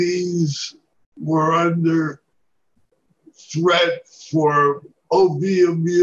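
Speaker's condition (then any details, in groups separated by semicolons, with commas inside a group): Parkinson's disease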